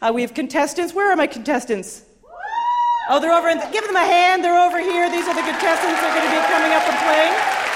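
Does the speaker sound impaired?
No.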